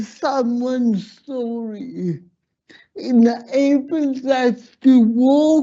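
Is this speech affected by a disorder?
Yes: slurred speech.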